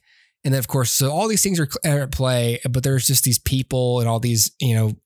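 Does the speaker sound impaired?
No.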